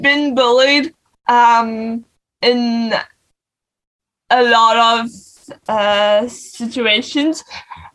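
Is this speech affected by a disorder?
Yes: cerebral palsy; non-progressive, needs change over time; uses wheelchair and crutches to move around.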